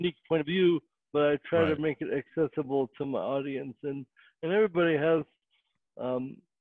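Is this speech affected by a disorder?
Yes: cerebral palsy.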